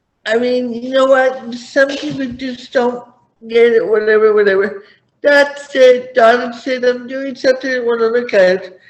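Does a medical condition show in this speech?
Yes: cerebral palsy.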